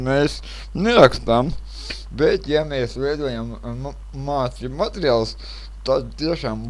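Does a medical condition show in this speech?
Yes: cerebral palsy; speech not very clear.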